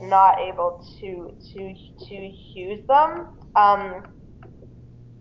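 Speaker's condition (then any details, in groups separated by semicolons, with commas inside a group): Stuttering; speech therapy almost all life, intensive program at about age 9 or 10, school speech pathologist two years; therapy on and off since grade 10, summer refresher course, Institute for Stuttering Treatment and Research; speech skills help in calm situations, unusable when chaotic or anxious, may take longer to answer; repeated sounds, repeated words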